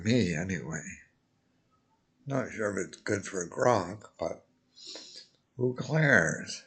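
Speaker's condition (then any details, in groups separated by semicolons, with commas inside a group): Multiple sclerosis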